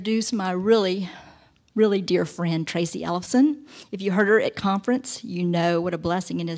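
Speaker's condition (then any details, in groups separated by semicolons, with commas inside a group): No condition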